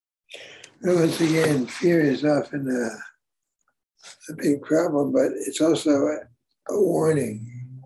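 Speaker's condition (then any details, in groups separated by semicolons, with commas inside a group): Parkinson's; on Parkinson's medication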